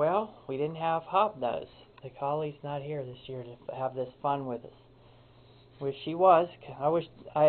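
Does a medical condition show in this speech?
No.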